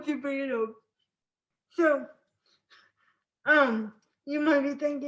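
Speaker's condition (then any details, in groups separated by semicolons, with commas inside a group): Spastic cerebral palsy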